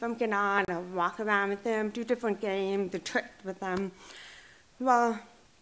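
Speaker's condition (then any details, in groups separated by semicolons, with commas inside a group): Deaf and hard of hearing; hearing aid, since childhood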